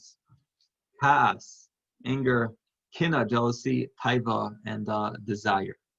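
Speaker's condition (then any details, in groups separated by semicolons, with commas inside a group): No condition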